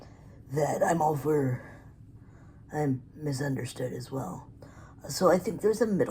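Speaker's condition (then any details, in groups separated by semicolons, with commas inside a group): Cerebral palsy; physically disabled; articulate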